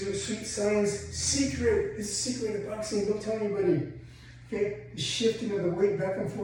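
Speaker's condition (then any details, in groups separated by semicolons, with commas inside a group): No condition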